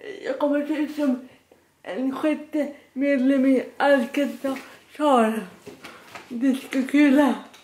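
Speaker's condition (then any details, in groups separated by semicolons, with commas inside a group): Dyskinetic cerebral palsy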